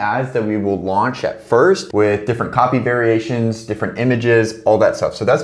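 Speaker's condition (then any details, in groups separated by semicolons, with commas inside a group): No condition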